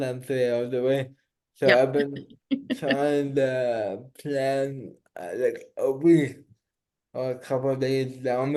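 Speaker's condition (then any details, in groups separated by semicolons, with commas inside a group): Cerebral palsy; diagnosed at about two months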